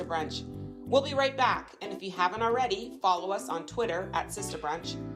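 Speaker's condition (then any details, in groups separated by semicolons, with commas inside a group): No condition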